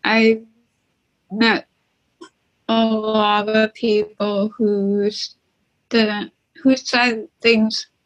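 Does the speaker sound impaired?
Yes: tracheostomy; facial disfigurement from gunshot wound in suicide attempt at 16, mask worn over 20 years; still has tracheostomy tube, makes running very difficult, once ice plug in tube mid-run.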